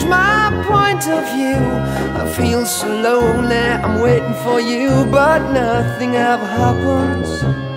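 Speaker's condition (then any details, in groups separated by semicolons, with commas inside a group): No condition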